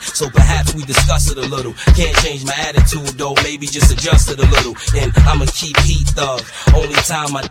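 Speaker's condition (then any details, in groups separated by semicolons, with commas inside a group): No condition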